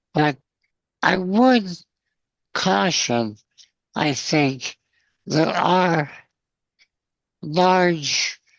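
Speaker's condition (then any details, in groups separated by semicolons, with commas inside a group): Spinal muscular atrophy, congenital; wheelchair user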